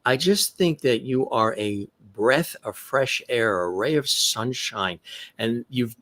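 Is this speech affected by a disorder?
No.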